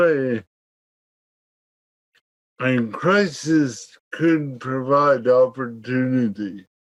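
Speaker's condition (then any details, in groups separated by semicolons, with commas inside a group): Cerebral palsy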